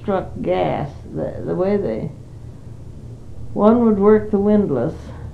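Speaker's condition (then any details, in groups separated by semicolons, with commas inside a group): Parkinson's disease; Parkinson's for 5 years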